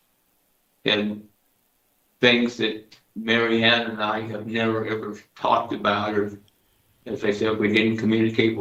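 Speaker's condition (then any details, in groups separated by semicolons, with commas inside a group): Parkinson's disease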